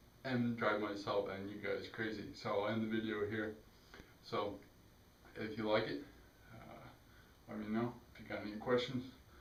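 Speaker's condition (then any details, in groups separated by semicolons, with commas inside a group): Cerebral palsy; affects gait and walking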